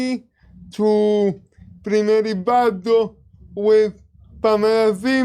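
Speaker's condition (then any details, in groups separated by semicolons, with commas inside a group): Cerebral palsy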